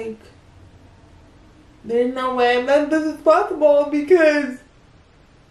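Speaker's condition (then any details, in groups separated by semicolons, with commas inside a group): Cerebral palsy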